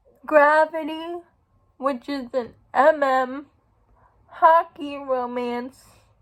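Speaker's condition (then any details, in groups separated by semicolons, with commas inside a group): Cerebral palsy; uses wheelchair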